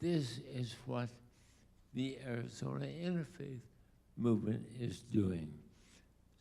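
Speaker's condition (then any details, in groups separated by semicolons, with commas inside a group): ALS; diagnosed about two years ago, late onset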